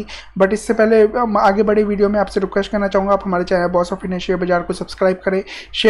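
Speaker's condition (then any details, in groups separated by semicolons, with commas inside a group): No condition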